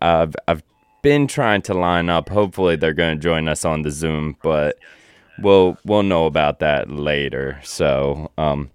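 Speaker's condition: No condition

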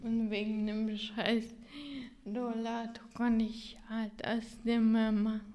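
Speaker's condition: Ataxia, hereditary, severe; limited speech ability, communication impaired

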